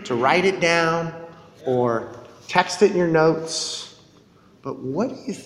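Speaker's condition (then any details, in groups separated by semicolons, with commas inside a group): No condition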